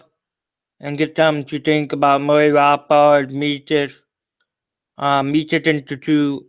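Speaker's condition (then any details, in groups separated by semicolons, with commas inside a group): Cerebral palsy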